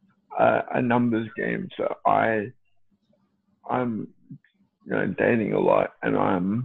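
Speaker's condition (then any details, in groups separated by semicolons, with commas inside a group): Cerebral palsy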